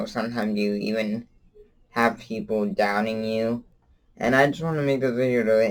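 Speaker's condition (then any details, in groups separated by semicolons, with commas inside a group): Cerebral palsy; from birth, wheelchair user; 16 years since birth, wheelchair throughout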